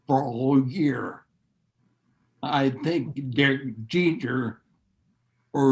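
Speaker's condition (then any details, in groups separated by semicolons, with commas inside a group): Neurological disease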